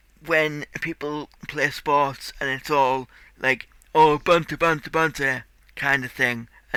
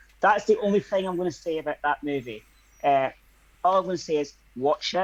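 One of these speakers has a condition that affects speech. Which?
The first: cerebral palsy; tight muscles.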